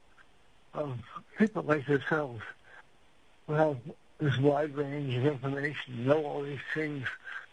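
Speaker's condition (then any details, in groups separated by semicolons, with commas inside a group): Parkinson's; voice affected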